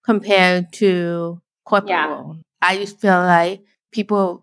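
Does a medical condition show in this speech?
Yes: deafblind, born deaf; narrowed visual field; can speak, signing easier than speaking English in videos.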